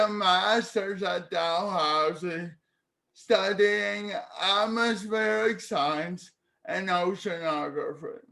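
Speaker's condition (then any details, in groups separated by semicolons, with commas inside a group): Cerebral palsy; speech therapy in childhood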